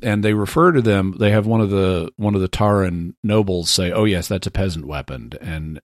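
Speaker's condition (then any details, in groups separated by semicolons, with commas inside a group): No condition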